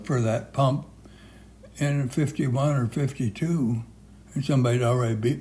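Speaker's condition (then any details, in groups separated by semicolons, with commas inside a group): Parkinson's; severe, says unable to move anything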